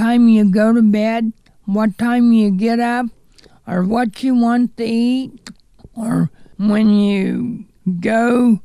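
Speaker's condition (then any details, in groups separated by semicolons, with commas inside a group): Cerebral palsy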